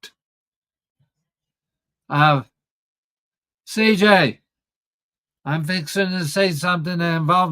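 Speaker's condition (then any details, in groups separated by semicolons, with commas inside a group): ALS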